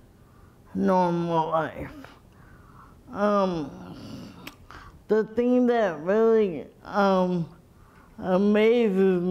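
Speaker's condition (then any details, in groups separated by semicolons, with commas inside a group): Cerebral palsy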